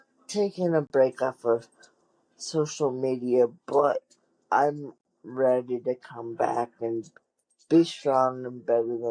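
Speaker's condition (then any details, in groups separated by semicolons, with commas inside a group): Cerebral palsy; wheelchair user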